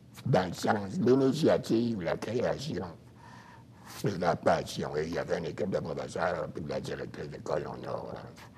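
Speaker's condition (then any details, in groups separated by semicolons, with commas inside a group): Throat cancer, voice prosthesis; laryngectomy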